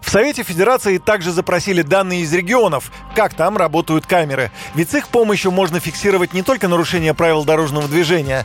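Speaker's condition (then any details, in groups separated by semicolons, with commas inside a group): No condition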